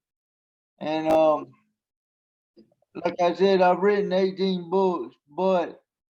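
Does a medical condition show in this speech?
Yes: traumatic brain injury; car accident at age 7, head surgery, left side affected; since car accident at age 7.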